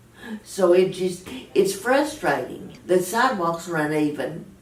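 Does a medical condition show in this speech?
Yes: cerebral palsy, mild.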